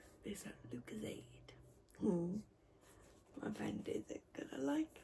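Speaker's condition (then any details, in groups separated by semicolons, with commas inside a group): Cerebral palsy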